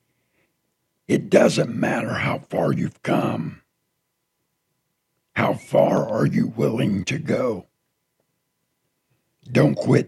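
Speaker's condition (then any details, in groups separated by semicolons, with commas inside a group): Partial laryngectomy after throat cancer; throat cancer survivor, half of larynx removed, one vocal cord remaining; raspy voice left by cancer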